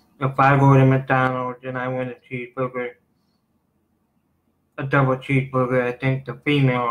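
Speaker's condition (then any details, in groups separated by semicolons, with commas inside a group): Cerebral palsy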